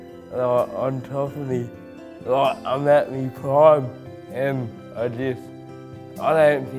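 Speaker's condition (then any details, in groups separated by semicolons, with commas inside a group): Cerebral palsy; birth injury; slurred speech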